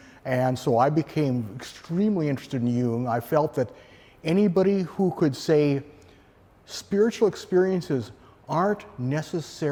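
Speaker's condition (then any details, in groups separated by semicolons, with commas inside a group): No condition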